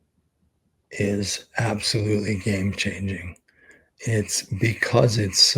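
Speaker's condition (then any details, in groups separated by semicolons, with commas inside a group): ALS; expects to lose voice very soon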